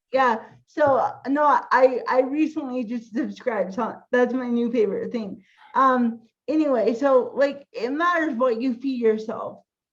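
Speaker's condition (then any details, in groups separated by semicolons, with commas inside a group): Cerebral palsy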